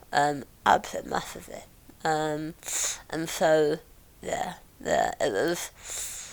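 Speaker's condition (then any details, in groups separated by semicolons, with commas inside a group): Mouth cancer; survivor; speech not good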